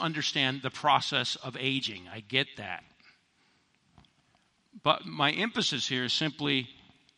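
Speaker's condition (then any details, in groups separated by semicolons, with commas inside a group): No condition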